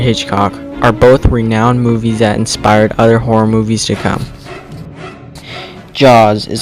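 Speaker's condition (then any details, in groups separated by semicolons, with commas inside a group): No condition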